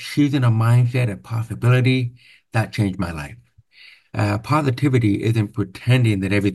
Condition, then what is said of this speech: Deafness. That's because I was born with a very severe hearing loss and had over 13 years of speech therapy.